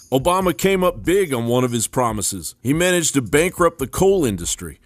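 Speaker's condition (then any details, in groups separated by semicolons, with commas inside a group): No condition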